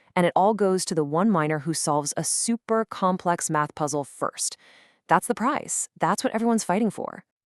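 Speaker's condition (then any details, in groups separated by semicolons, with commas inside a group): No condition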